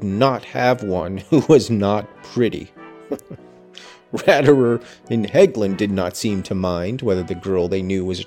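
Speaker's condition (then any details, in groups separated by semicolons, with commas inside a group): No condition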